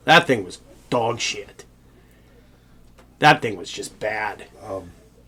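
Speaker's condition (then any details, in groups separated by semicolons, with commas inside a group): No condition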